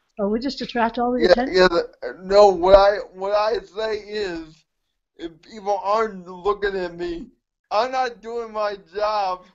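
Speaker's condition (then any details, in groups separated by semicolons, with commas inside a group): Cerebral palsy; mixed quadriplegia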